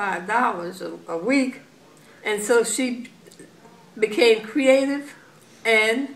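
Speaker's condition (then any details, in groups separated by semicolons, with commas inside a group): No condition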